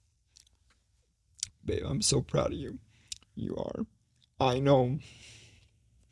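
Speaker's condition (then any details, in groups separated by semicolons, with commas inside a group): ALS; needs voice rest during conversation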